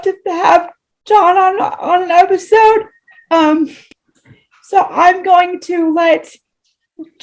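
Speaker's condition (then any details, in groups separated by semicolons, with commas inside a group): Cerebral palsy, mild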